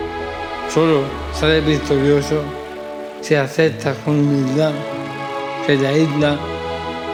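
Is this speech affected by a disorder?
Yes: amyotrophic lateral sclerosis.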